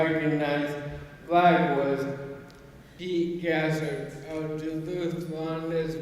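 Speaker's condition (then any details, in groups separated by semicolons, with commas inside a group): ALS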